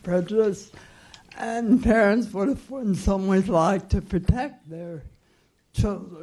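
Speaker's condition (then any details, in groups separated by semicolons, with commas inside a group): Cerebral palsy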